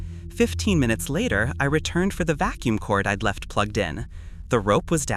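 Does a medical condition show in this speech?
No.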